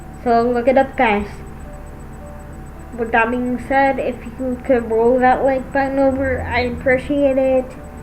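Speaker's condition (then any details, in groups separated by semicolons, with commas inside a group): Cerebral palsy, spastic, severe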